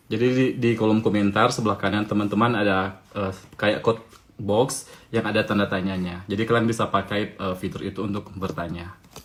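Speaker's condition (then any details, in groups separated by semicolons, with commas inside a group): No condition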